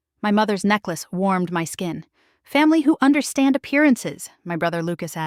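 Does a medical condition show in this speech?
No.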